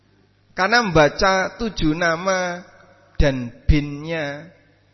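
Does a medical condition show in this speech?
No.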